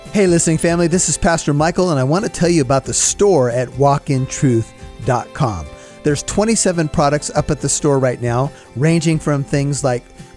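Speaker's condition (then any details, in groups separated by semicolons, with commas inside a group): No condition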